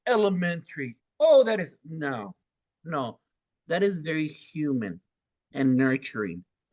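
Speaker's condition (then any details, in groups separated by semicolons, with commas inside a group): No condition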